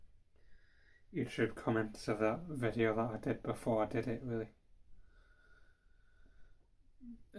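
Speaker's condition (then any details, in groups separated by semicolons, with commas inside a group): Cerebral palsy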